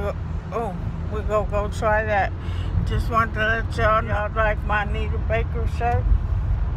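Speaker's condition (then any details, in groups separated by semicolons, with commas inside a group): ALS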